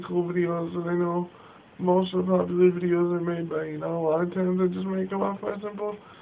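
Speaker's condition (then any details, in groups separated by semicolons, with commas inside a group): Cerebral palsy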